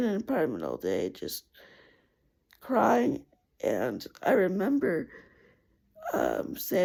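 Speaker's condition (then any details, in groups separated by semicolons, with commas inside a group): Cerebral palsy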